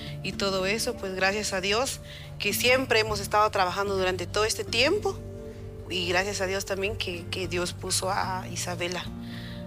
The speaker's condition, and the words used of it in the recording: No condition.